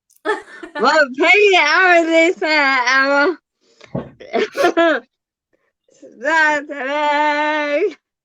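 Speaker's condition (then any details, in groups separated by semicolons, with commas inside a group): Bulbar ALS; bulbar onset, affecting throat area; losing ability to speak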